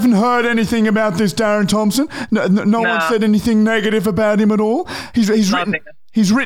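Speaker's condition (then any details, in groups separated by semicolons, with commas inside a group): No condition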